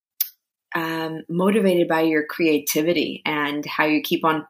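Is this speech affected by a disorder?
No.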